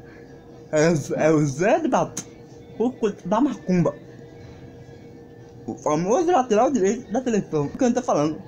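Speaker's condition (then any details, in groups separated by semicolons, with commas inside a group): Cerebral palsy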